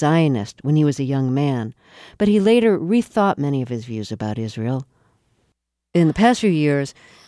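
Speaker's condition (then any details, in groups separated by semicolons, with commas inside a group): No condition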